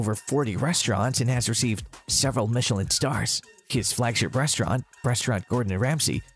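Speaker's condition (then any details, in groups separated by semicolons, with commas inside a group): No condition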